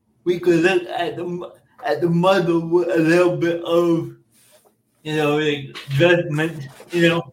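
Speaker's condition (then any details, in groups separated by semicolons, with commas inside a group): Cerebral palsy; caused by oxygen loss at birth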